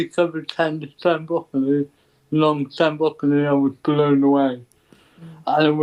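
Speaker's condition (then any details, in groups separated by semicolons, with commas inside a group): Cerebral palsy; ataxic type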